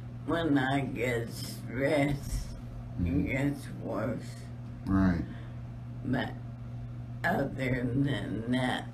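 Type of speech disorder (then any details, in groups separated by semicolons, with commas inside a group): Spastic dysarthria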